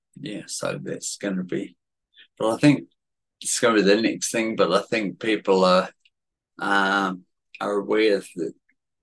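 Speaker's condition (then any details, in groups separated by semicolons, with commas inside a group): Cerebellar atrophy, genetic; speech a little worse than usual today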